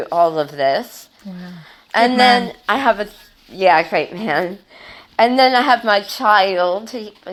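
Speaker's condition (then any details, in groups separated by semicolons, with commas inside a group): Hemiglossectomy for tongue cancer; stage 4 tongue carcinoma, hemiglossectomy, neck dissection, jaw and teeth replaced; radiation fibrosis, lymphedema, fibrosis medication; eating difficulty, avoids eating in public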